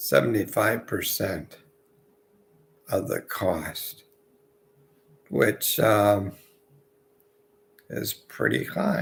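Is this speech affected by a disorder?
Yes: multiple sclerosis.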